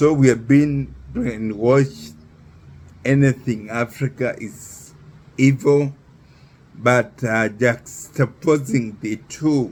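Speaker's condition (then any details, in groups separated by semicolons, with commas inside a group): Neurological disease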